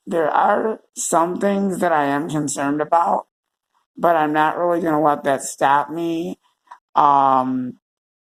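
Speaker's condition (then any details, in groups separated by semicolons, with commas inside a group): Cerebral palsy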